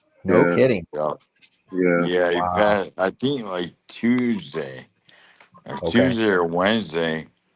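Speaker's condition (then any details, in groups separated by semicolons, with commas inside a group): Lou Gehrig's disease (ALS)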